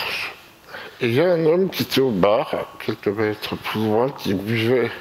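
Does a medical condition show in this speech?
Yes: myopathy.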